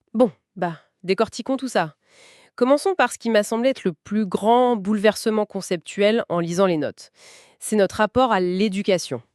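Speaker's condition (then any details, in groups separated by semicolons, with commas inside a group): No condition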